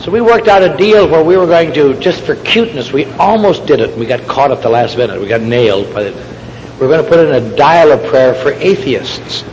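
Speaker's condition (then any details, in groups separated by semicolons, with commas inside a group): No condition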